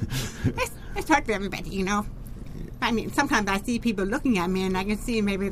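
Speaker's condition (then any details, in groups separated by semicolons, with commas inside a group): Profound deafness, genetic, profound; cochlear implants a couple years ago, bypass damaged nerve, formerly hearing aids, groups still hard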